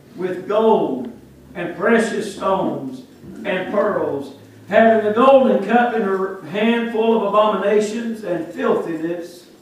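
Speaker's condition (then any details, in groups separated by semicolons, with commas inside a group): No condition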